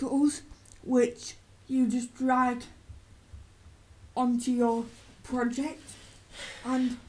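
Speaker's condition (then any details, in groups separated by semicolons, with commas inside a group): Cerebral palsy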